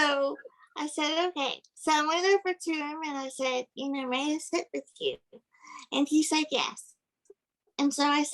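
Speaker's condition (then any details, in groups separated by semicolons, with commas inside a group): Cerebral palsy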